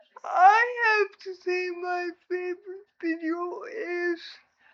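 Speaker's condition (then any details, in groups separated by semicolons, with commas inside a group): Cerebral palsy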